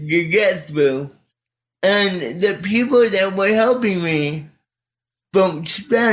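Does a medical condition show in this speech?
Yes: cerebral palsy; speech not affected.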